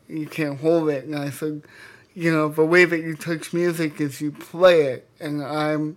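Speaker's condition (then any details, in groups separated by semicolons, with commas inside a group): Cerebral palsy; speech affected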